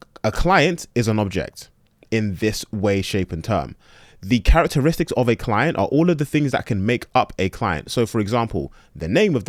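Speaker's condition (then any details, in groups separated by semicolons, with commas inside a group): No condition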